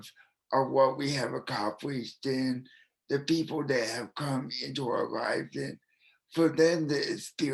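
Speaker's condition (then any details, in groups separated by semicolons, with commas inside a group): Cerebral palsy; spastic quadriplegia, all four limbs; frequent spasms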